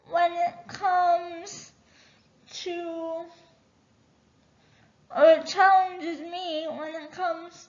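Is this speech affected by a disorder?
Yes: cerebral palsy.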